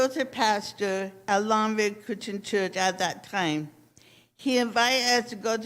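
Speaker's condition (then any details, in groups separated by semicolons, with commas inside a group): Cerebral palsy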